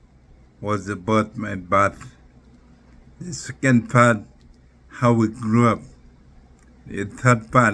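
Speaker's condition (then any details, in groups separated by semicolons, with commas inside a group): Neurological disease from spinal injury; speech challenges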